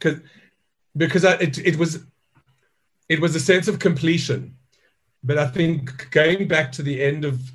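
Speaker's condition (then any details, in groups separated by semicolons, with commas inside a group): Stuttering; stutter since childhood, still present in adulthood; speaks to stage audiences, joke about impediment built into stage dialogue with Alan; childhood word avoidance, ordered food could say, fear of speaking, piano as wordless expression; repeated sounds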